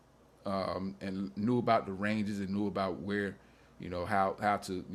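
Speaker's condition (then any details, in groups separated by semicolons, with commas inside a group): No condition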